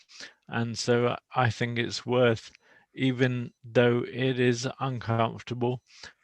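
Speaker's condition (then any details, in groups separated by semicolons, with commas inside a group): Motor neuron disease; speech a little slow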